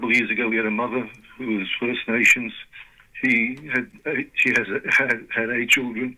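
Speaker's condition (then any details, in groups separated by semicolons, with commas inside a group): Parkinson's disease; limited capacity, can't do much more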